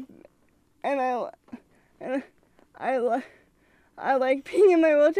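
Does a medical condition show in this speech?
Yes: cerebral palsy; from birth; wheelchair user.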